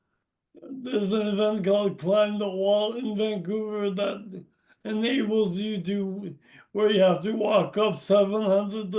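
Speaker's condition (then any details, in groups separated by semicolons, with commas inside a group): Brain injury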